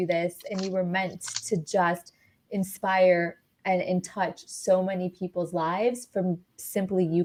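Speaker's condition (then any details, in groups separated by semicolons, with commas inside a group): No condition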